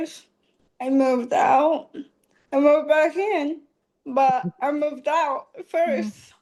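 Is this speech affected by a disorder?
Yes: ALS.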